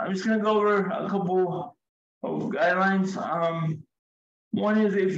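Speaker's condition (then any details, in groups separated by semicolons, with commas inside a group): Cerebral palsy, severe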